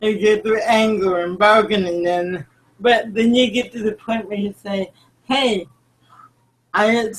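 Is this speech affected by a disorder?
Yes: cerebral palsy.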